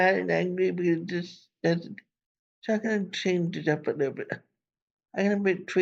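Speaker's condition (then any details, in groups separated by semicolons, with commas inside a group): Cerebral palsy; from birth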